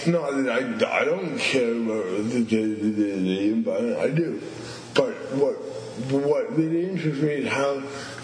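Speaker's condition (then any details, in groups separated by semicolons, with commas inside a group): Stuttering; stuttering since at least teenage years, also cerebral palsy, which compounds things; has had long disfluent moments on own name; repeated sounds, repeated words, prolonged sounds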